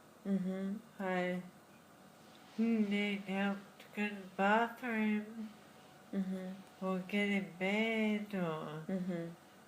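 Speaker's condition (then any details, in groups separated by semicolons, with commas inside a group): Friedreich's ataxia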